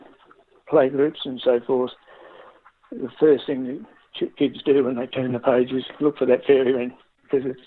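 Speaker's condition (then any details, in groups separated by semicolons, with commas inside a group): Parkinson's disease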